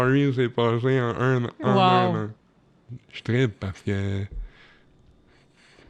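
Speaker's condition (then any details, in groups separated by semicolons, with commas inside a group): Cerebral palsy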